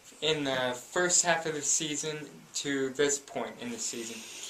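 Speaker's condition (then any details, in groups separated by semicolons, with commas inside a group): No condition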